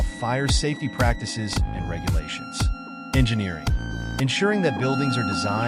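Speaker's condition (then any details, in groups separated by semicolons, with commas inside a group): No condition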